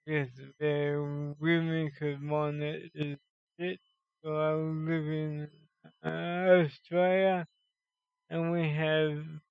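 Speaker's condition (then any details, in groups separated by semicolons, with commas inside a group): Cerebral palsy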